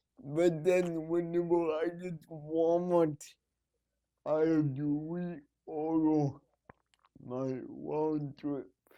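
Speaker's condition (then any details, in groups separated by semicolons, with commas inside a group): Cerebral palsy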